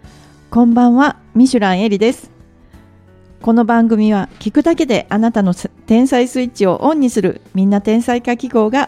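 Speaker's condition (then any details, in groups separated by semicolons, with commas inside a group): No condition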